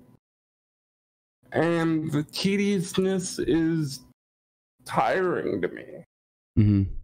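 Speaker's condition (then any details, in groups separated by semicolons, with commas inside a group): Cerebral palsy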